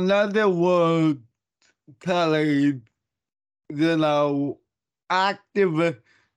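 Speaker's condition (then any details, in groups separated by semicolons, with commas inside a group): Cerebral palsy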